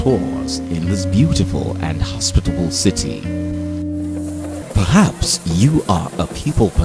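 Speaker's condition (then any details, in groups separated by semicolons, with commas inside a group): No condition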